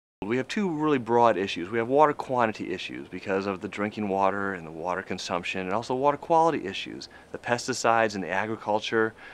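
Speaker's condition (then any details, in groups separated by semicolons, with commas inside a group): No condition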